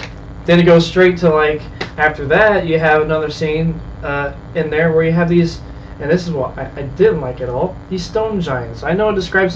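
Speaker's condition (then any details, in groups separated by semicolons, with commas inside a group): No condition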